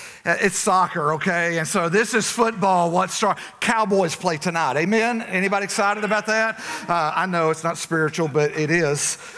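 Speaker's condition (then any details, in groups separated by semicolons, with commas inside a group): No condition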